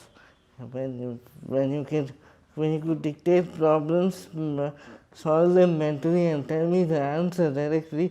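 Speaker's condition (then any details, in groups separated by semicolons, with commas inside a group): Cerebral palsy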